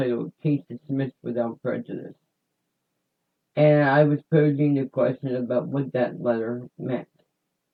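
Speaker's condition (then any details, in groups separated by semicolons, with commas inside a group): Cerebral palsy; voice sound affected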